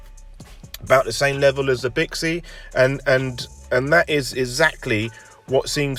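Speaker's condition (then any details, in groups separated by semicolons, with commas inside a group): No condition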